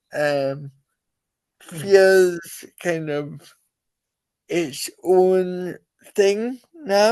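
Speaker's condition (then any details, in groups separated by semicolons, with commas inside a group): Cerebral palsy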